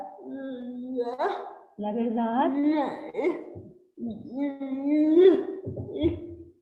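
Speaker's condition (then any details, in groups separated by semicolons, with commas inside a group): Cerebral palsy; since birth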